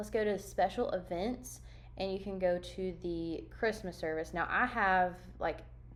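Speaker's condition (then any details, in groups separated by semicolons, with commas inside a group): No condition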